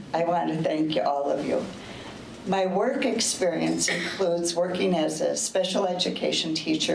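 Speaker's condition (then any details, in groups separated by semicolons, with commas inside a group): No condition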